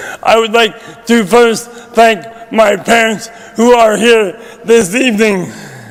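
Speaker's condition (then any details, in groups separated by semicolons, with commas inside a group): Traumatic brain injury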